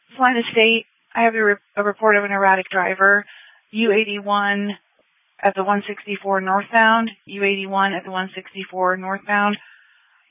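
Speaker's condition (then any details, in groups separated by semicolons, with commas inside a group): No condition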